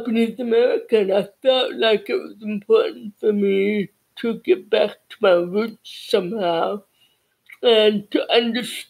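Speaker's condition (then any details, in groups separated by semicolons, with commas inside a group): Cerebral palsy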